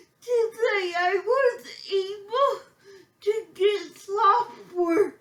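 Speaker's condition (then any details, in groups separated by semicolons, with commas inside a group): Cerebral palsy; shaky speech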